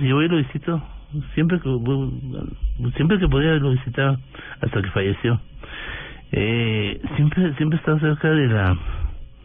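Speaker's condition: Parkinson's disease; voice sometimes trembles, sometimes understood, sometimes not understood at all

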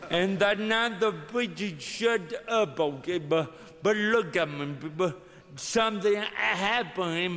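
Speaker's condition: Cerebral palsy; walks with a limp, shaky body, physical challenges, severe limitations; speech impediment, talks funny, distinctive rhythm of delivery, understandable once listener adjusts

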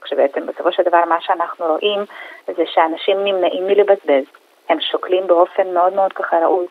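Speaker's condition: No condition

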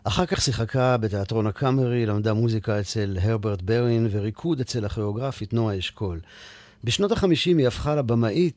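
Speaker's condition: No condition

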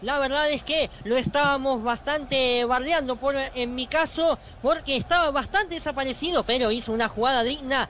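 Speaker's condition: Cleft lip; congenital cleft lip, only lip affected, lip not yet surgically corrected; nasal pronunciation, reduced diction, voice not produced normally, difficulty noticeable in broadcasts

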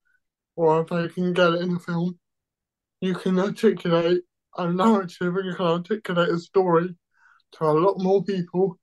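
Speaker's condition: Cerebral palsy

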